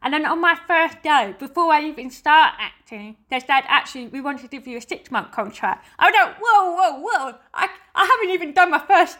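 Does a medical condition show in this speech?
Yes: deafness; family all hearing.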